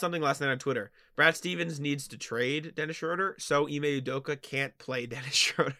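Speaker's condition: No condition

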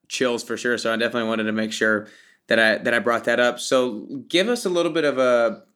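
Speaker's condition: No condition

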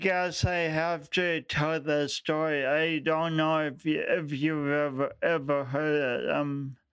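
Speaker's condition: Speech impediment; affects voice and coordination

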